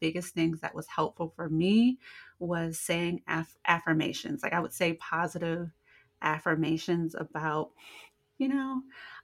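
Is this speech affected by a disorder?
No.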